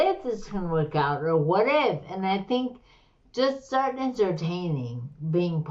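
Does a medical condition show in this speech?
Yes: slurred speech.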